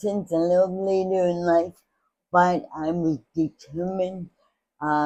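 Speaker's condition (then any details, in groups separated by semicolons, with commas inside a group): Cerebral palsy; speech impairment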